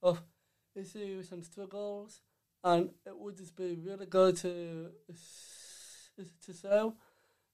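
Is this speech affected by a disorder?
Yes: Down syndrome; from birth.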